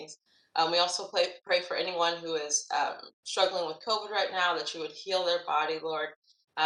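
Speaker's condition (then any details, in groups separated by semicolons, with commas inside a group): No condition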